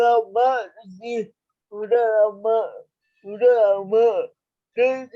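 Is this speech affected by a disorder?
Yes: cerebral palsy.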